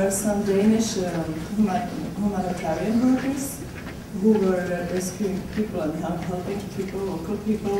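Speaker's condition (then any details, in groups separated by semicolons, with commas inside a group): No condition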